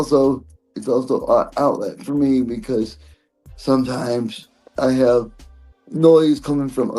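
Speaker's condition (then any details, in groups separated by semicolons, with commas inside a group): Cerebral palsy; present from birth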